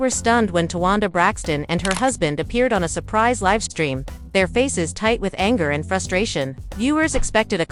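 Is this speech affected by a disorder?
No.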